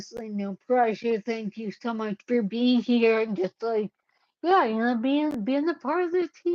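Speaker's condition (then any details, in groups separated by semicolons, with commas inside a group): Cerebellar ataxia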